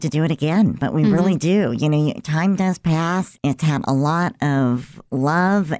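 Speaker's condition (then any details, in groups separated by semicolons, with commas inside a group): Cleft lip and palate; congenital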